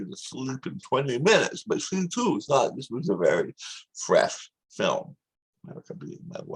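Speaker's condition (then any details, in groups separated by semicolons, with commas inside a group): Tongue cancer surgery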